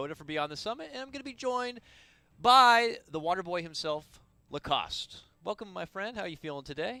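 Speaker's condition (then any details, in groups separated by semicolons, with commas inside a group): No condition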